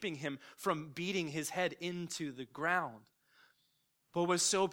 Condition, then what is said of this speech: No condition.